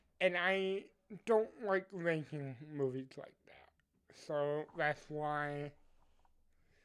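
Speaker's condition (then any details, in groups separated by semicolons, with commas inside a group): Cerebral palsy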